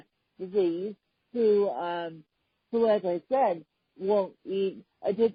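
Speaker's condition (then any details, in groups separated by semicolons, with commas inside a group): Hemiplegic cerebral palsy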